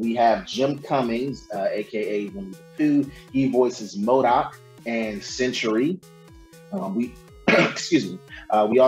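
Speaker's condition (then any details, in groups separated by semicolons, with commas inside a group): No condition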